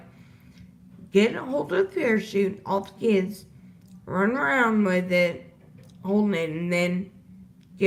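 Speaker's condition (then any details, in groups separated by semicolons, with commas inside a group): Disability causing slurred speech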